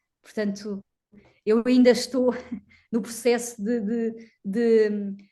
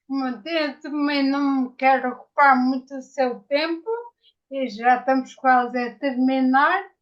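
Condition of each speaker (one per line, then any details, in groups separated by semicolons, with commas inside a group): No condition
Ataxia after brain injury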